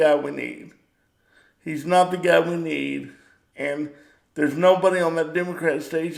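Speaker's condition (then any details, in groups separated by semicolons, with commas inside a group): Cerebral palsy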